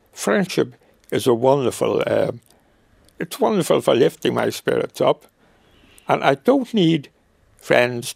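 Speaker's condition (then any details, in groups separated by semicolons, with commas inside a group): Motor neuron disease; wheelchair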